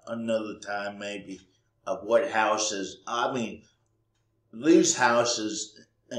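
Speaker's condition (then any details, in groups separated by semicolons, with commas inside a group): Cerebral palsy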